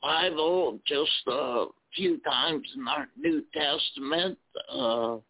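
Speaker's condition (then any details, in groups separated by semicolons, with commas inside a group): Spasmodic dysphonia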